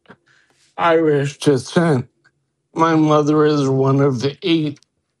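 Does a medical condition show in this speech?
Yes: Friedreich's ataxia; diagnosed at age 19, now 47, early balance and gait problems, wheelchair user about 25 years; Skyclarys over 2 years, 3 pills daily, neurologist at Children's Hospital of Philadelphia, eye movements improved; speech slowed with progression, speech and swallowing improved on medication, asked less often to repeat.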